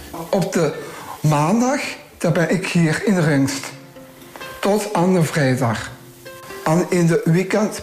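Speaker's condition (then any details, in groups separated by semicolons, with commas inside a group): Down syndrome; trisomy 21, chromosomal, three copies of chromosome 21 instead of two; speaks well, can read, write and send messages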